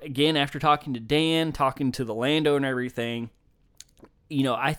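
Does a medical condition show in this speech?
No.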